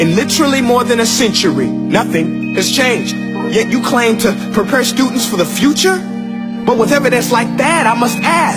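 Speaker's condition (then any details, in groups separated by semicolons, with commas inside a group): No condition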